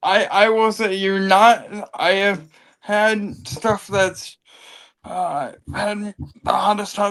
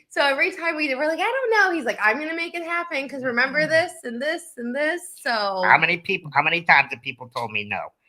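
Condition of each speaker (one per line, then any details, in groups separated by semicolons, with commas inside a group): Cerebral palsy; from birth
No condition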